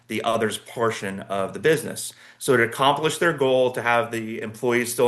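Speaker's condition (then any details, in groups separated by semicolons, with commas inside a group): No condition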